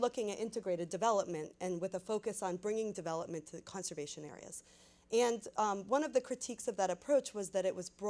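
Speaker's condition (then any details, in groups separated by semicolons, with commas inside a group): No condition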